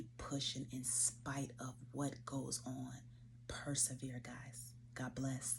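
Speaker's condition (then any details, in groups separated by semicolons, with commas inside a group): No condition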